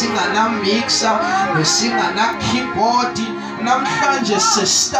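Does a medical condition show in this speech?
No.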